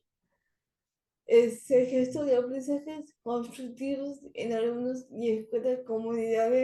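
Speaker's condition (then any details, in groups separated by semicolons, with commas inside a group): Cerebral palsy; speech not very good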